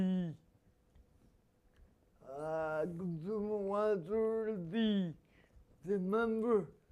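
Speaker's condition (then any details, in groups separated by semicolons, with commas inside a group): Spastic quadriplegia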